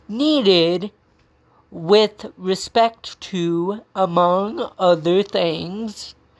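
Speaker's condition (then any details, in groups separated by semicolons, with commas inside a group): Cerebral palsy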